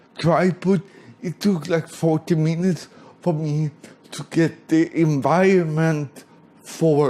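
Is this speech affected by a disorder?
Yes: cerebral palsy, severe.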